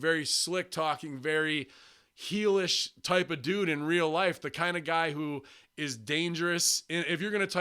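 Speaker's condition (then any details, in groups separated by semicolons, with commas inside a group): No condition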